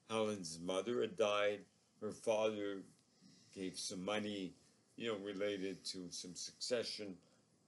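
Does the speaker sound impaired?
Yes: ALS; progressively crippling neurological disorder, living with it about three years.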